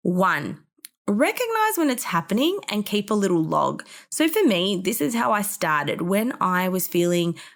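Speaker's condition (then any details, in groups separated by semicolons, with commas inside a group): No condition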